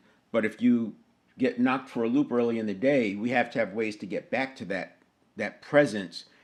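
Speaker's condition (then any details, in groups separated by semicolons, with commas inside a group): No condition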